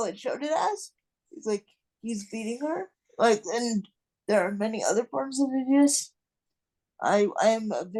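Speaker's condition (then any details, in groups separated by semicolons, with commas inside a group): Cerebral palsy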